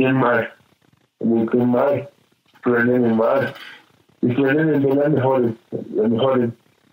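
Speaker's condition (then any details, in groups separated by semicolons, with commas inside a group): Cerebral palsy; from birth, delivery complications, affects movement and speech; great difficulty speaking, noticeable speech difficulty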